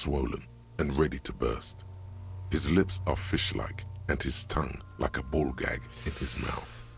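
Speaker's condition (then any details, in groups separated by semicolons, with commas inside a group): No condition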